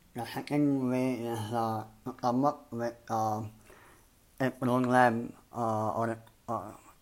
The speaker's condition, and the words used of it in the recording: Cleft palate. So I was really helpful because they were prepared to uh, listen to they knew that I had a speech impediment and they listened to me with extra attention.